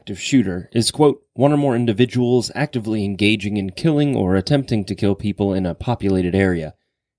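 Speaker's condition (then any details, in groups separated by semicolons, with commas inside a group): No condition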